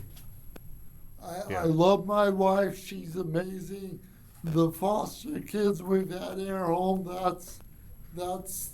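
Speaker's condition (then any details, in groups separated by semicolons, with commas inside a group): Cerebral palsy; from birth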